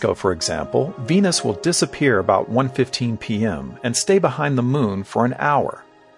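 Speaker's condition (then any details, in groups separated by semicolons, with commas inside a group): No condition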